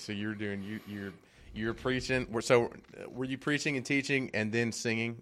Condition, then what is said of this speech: None; typical speech.